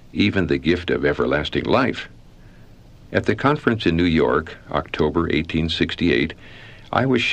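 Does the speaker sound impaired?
No.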